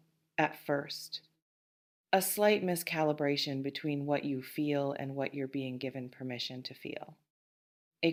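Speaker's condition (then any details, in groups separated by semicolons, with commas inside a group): No condition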